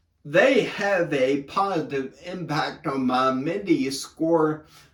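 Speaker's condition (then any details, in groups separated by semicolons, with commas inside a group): Brain injury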